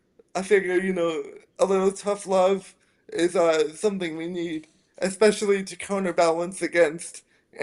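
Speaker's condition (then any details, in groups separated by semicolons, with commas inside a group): Spastic quadriplegic cerebral palsy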